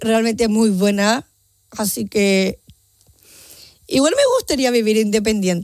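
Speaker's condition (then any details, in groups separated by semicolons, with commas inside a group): Down syndrome; genetic condition present from birth, about 30 years since onset; described by host as great communicator with tremendous ease and confidence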